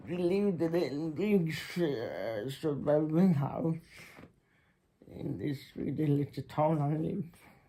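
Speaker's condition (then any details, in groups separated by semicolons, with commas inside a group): Muscular Parkinson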